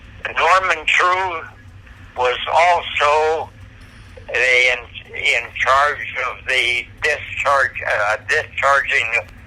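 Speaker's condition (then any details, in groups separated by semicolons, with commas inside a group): Parkinson's disease; on medication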